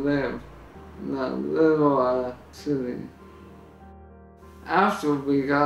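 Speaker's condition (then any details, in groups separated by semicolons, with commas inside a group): ALS; onset in finger, slightly bent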